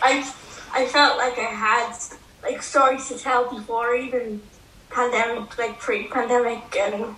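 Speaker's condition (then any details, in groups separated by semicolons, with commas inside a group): Cerebral palsy; cerebral palsy from birth, brain damage, mainly affects movement, intellect unaffected, lifelong power wheelchair user; ongoing physiotherapy, occupational therapy and seating support; clear as crystal conversation-wise, controls TV and lights by voice, types fairly well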